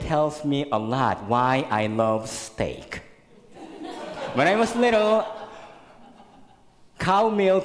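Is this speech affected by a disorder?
Yes: cleft lip and palate; very severe.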